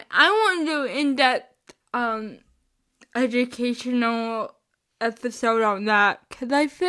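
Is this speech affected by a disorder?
Yes: spastic cerebral palsy, mixed.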